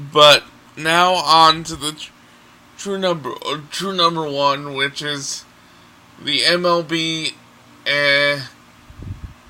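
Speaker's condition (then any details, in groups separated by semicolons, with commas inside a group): Cerebral palsy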